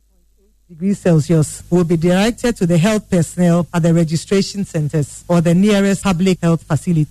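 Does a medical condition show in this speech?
No.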